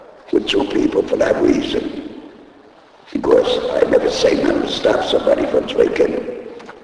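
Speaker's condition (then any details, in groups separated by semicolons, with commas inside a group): Laryngectomy; voice first lost at racetrack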